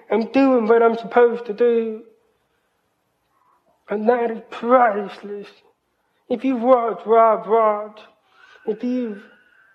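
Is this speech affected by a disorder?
Yes: hearing loss, cochlear implant; doctors predicted poor speech at age 5, parents pushed speaking over sign language.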